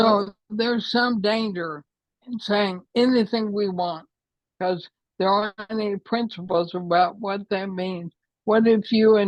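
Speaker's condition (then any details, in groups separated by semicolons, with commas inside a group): ALS; affects hands and voice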